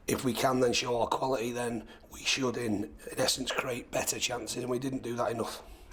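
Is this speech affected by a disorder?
No.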